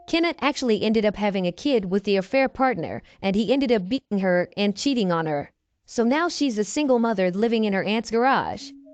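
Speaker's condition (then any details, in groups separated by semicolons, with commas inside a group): No condition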